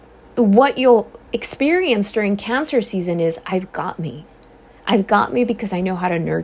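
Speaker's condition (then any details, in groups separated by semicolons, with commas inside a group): No condition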